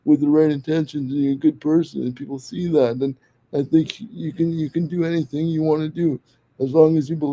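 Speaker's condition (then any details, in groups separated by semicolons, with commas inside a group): Cerebral palsy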